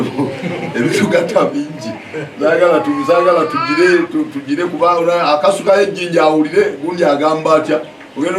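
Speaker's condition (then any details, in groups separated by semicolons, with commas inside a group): No condition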